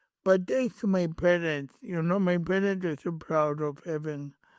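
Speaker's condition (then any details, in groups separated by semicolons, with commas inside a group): Cerebral palsy; speech and walking affected after car accident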